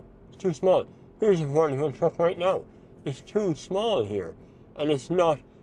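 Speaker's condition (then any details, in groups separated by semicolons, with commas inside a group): Mouth cancer; large part of mouth removed, opening into nasal passage; cancer last year; speech changed by cancer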